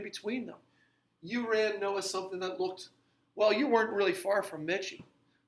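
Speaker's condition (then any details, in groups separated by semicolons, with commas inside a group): No condition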